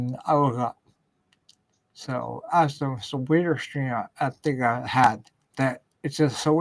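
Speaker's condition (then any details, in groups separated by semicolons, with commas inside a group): Ataxia; may slur speech, may sound drunk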